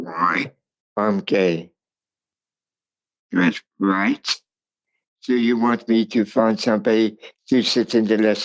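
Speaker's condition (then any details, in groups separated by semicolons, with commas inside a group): Cerebral palsy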